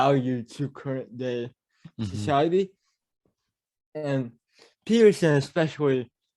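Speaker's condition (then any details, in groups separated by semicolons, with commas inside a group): Cerebral palsy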